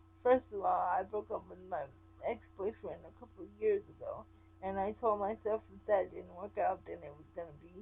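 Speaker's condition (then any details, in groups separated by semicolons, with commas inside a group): Cerebral palsy; sometimes affected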